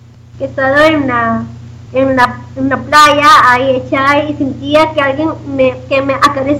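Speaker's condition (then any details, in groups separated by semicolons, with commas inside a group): Down syndrome; recites own poems, answers interview questions in full sentences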